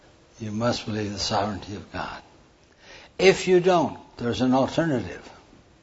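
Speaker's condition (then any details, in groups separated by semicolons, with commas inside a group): Parkinson's; hand tremor during talk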